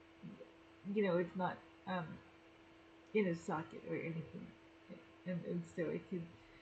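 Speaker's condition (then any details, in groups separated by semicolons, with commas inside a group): Cerebral palsy; Girdlestone resection surgery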